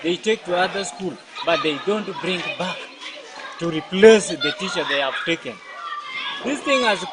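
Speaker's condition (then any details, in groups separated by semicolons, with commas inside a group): No condition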